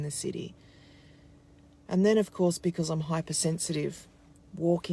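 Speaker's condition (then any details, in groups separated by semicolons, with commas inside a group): No condition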